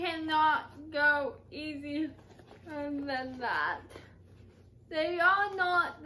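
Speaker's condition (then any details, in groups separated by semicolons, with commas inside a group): Cerebral palsy; uses crutches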